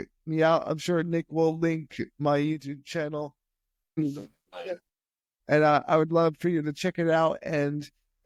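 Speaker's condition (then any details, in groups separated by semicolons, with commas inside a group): Spastic quadriplegic cerebral palsy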